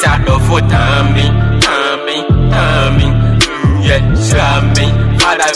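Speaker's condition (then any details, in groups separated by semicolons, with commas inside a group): No condition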